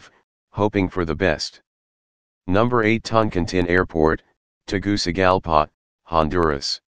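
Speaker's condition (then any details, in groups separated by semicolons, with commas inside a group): No condition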